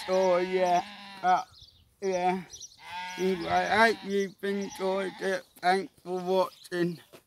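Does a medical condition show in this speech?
Yes: cerebral palsy.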